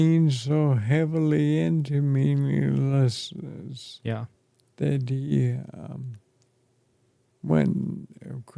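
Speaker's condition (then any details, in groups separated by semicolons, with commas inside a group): ALS; affects chest and throat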